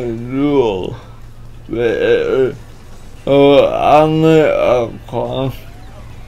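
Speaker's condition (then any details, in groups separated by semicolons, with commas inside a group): Cerebral palsy; atypical speech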